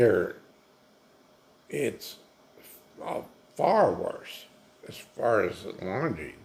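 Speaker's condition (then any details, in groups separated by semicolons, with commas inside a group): Multiple sclerosis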